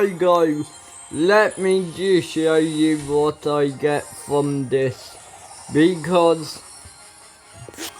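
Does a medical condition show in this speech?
Yes: ataxia; speech recently worse.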